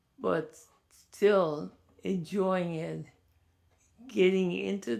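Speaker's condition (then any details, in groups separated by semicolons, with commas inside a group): ALS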